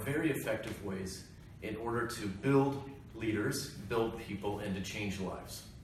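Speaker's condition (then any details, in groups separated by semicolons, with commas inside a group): No condition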